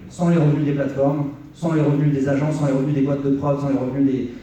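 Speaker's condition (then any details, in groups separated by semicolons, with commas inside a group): No condition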